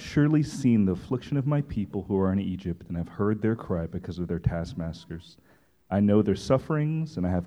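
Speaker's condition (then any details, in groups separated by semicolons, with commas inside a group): No condition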